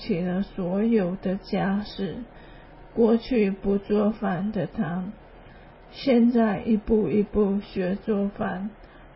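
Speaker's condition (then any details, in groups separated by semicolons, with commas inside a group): ALS; hand weakness, cannot write, type or grasp, arm muscle atrophy, cause unknown, year of immunoglobulin injections; worsening, whole-body involuntary muscle twitching, poor stamina, needs help dressing, brushing teeth, bathing; slower speech, quieter voice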